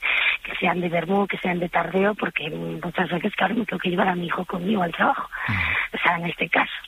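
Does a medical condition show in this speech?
Yes: vocal fold nodules; two vocal fold nodules, forbidden to sing but keeps performing, heavy voice use singing and training; voice worn after five gigs Friday to Sunday, propolis and licorice remedy, planning silence cure; voice broken and hoarse, breaks with heavy singing, falls back on Bonnie Tyler, Joaquín Sabina styles.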